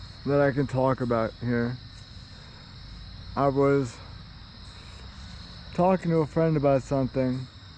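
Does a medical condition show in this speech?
Yes: cerebral palsy.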